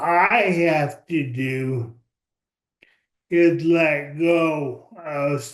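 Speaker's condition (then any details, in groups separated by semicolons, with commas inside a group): ALS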